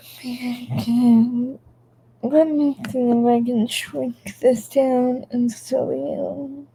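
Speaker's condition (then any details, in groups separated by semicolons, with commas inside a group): Cerebral palsy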